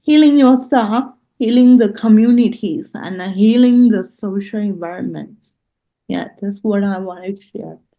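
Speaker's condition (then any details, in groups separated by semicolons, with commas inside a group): Cerebral palsy; loss of muscle control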